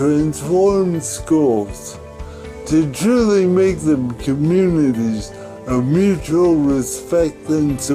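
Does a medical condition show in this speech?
Yes: cerebral palsy; from birth.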